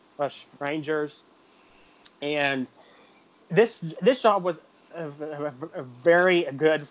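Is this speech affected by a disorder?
Yes: stuttering; chronic developmental stuttering, onset about age 3 to 3.5 per parents, not outgrown, persisted into adulthood; still stutters, describes it as a communication disability, avoids answering unknown phone calls; here repeated sounds, repeated words, prolonged sounds.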